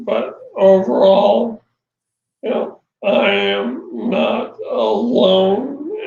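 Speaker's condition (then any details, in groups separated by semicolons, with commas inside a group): ALS; voice changed early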